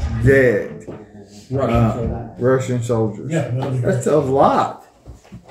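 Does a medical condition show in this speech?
Yes: ALS; bulbar-upper onset, tongue.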